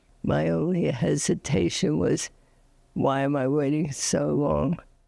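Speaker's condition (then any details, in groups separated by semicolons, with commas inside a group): ALS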